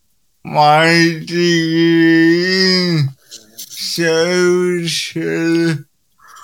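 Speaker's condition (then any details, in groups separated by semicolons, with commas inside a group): Cerebral palsy; present from birth, linked to preeclampsia at birth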